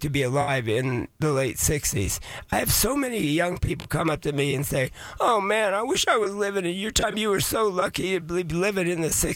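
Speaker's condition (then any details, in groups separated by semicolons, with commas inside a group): Voice changed after vocal cord surgery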